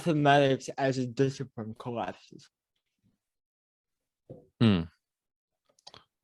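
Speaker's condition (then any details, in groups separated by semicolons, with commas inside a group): Cerebral palsy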